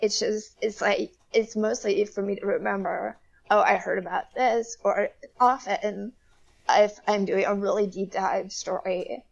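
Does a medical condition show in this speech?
Yes: spasmodic dysphonia; part of dystonia throughout body, onset as teenager in drama club, diagnosed in college, past Botox injections into vocal cords; vocal disorder audible in recording; voice cracking, may sound nervous, injections caused muteness for a month then very soft voice.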